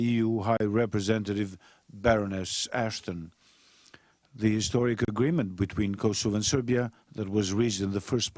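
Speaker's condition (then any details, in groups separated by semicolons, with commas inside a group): No condition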